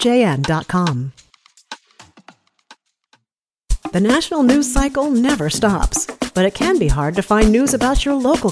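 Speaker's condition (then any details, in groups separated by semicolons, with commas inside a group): No condition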